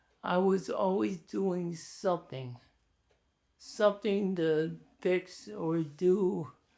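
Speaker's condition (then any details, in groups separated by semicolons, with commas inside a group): ALS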